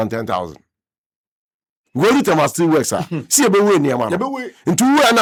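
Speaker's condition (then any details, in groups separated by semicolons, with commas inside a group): No condition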